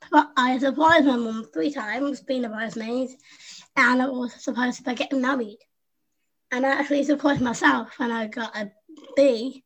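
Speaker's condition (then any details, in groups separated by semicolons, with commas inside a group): Down syndrome; present from birth, infant heart failure, heart surgery, pneumonia, stopped breathing, resuscitated, chest problems; adult woman, 25; learned to speak by copying younger sister Susie, second top grade and b in French speaking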